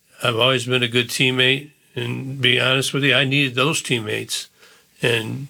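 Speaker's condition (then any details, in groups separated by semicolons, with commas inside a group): Parkinson's disease; diagnosed about 11 years ago, works out daily: walking, jogging, aerobic exercise in and out of pool; about 11 years since diagnosis, currently at drooling stage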